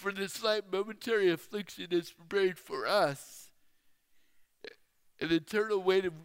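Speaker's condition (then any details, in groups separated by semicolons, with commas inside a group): Torsional dystonia; rare muscle and nerve disease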